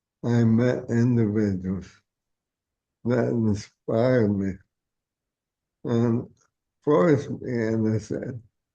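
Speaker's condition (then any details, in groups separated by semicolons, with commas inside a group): ALS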